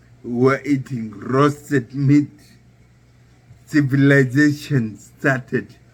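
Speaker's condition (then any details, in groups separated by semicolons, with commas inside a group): Neurological disease; affects speech and movement; struggling to speak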